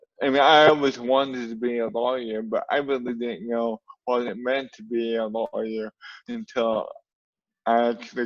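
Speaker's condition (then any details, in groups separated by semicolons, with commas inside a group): Cerebral palsy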